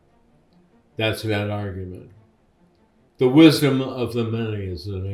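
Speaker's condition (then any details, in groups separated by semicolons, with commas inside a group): Parkinson's disease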